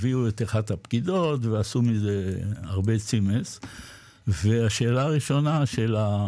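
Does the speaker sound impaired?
Yes: Parkinson's disease.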